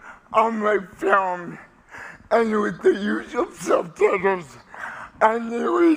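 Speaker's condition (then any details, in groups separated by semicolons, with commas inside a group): Cerebral palsy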